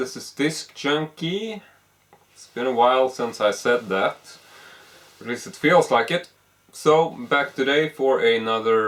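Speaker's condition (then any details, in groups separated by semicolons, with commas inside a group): No condition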